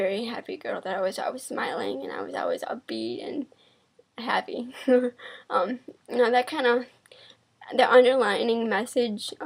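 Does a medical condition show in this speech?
Yes: cerebral palsy.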